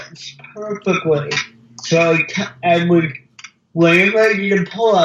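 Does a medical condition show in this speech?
Yes: cerebral palsy; mild speech impediment.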